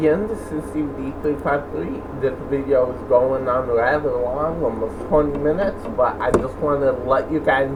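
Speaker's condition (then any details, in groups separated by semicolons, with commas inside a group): Cerebral palsy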